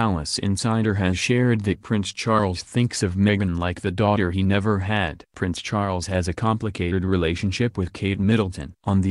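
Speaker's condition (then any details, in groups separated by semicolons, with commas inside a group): No condition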